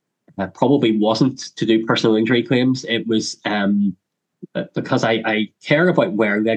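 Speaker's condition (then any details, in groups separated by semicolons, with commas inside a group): Cleft lip and palate; congenital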